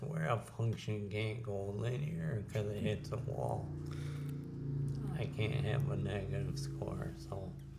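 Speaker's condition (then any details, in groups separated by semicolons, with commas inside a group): ALS; some speaking ability already lost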